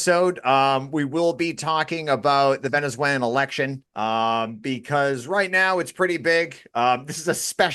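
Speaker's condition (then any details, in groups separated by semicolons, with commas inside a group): No condition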